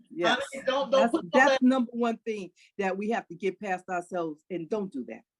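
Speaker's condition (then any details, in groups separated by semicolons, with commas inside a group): No condition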